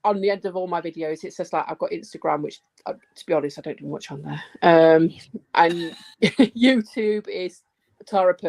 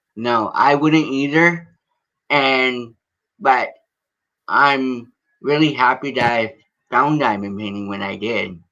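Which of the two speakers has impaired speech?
The second: cerebral palsy; from birth, premature birth, feet turned in, hip and leg surgeries.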